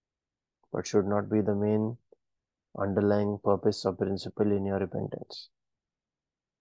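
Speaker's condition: No condition

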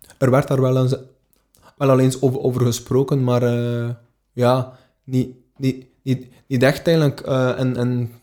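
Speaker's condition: Stuttering; stutter clearly noticeable; repeated sounds, repeated words

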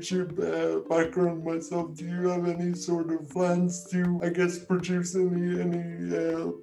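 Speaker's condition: Cerebral palsy; spastic quadriplegic type

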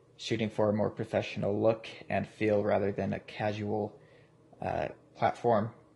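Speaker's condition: No condition

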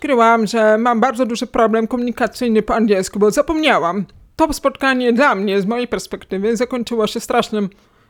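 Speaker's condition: Hearing loss, cochlear implant, acquired; cochlear implant at age 16

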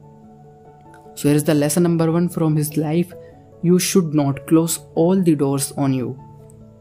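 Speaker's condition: No condition

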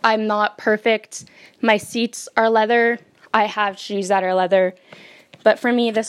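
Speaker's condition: No condition

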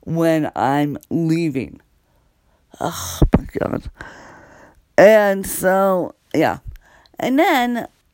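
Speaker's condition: Cerebral palsy; semi recovered from sun poisoning

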